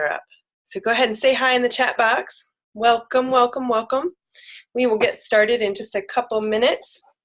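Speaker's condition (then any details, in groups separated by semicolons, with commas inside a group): No condition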